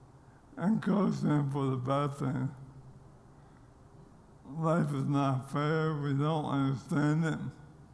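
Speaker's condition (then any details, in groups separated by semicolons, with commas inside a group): ALS; losing ability to speak clearly, voice does not sound as expected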